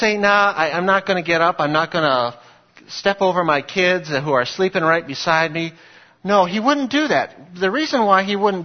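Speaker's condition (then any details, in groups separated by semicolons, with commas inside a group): No condition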